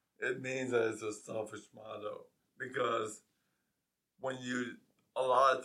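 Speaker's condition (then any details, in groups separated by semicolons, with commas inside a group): ALS; progressive weakness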